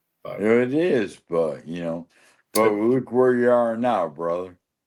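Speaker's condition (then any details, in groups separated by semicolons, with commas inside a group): Lou Gehrig's disease (ALS)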